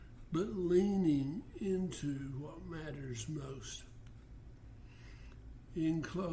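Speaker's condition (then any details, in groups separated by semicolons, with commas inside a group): Parkinson's disease; stage 3; diagnosed over 16 years ago, mid stage three of four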